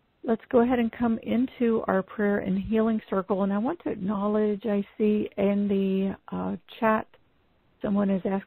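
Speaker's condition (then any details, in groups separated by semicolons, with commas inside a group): No condition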